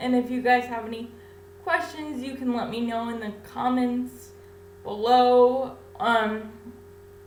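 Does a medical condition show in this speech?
Yes: cerebral palsy; infant ventilator.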